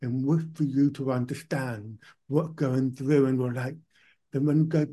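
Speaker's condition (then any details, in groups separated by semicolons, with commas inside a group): Profound deafness; speech not too bad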